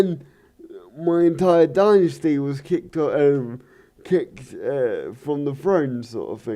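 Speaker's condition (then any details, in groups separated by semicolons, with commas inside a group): Cerebral palsy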